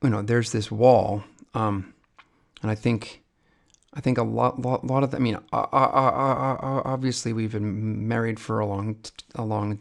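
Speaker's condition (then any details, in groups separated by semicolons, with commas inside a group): Stuttering; speech therapy approach of advertising stuttering openly; stutters noticeably when co-presenting with wife Talia on stage, stutters deliberately as a joke; repeated sounds, repeated words, blocks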